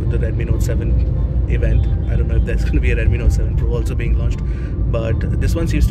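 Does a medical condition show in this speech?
No.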